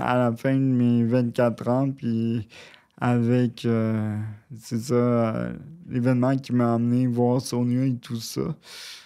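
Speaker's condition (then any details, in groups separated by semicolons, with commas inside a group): Cerebral palsy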